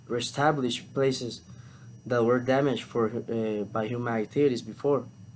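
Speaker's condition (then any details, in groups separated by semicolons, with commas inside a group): No condition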